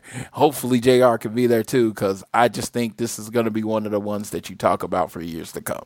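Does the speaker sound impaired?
No.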